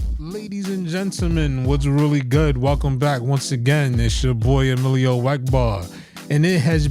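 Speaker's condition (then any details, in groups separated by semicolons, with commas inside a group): No condition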